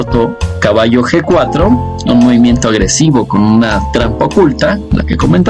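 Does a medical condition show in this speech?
No.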